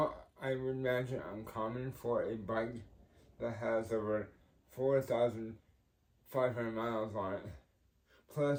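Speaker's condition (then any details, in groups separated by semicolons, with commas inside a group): Cerebral palsy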